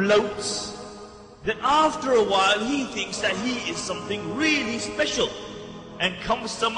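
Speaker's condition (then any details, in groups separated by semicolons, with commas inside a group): No condition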